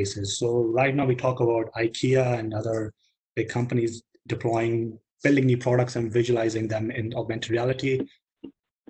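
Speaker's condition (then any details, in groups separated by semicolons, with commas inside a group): No condition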